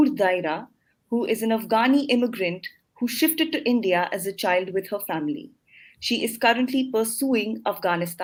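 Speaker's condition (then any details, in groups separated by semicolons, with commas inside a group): No condition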